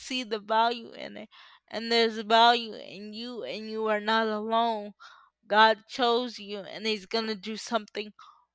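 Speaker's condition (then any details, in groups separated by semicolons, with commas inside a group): Cerebral palsy; uses power wheelchair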